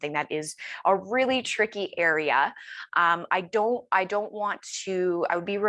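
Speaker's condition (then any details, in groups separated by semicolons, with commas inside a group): No condition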